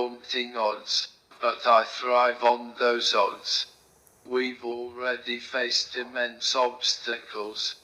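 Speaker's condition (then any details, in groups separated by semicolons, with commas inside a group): Motor neurone disease; right hand onset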